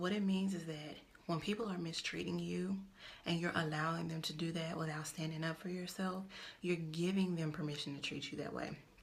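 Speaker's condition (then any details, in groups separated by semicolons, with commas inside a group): No condition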